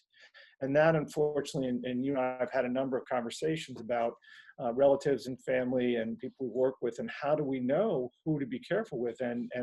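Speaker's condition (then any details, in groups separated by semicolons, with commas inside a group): No condition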